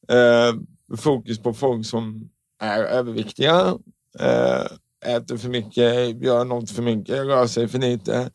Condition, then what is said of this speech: Cerebral palsy. Så du låter inte riktigt som alla andra.